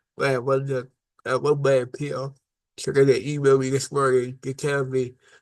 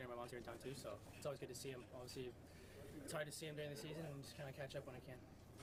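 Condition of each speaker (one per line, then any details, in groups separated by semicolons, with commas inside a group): Cerebral palsy; from birth, affects brain and body muscles
No condition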